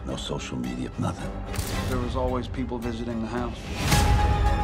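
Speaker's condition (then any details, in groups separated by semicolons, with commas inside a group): No condition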